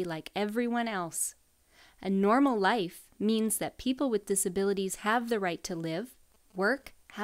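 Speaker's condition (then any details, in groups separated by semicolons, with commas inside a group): No condition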